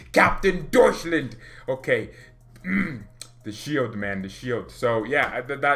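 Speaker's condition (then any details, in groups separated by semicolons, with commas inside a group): No condition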